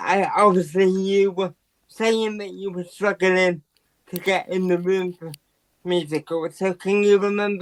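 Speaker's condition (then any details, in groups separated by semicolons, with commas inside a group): Quadriplegic cerebral palsy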